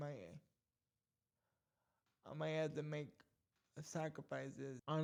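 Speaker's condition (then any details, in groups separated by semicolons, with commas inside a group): Cerebral palsy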